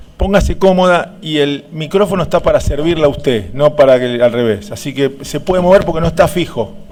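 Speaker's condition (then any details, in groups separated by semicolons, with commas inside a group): No condition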